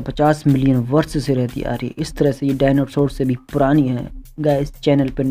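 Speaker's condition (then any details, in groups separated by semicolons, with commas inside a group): No condition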